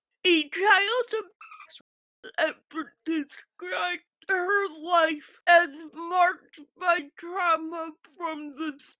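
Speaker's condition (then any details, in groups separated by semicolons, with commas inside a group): Physical speech impairment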